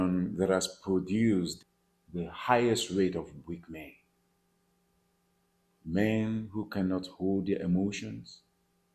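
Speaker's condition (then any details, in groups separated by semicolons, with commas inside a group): No condition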